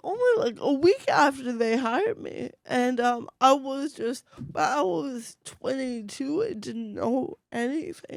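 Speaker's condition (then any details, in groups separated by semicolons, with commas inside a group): Cerebral palsy, mild; affects voice and one hand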